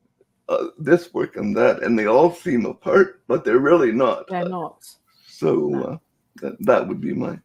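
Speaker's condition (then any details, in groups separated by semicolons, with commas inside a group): Cerebral palsy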